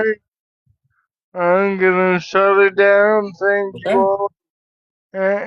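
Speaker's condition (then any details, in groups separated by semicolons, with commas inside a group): Cerebral palsy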